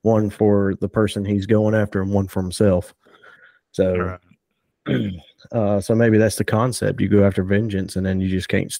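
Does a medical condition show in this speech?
No.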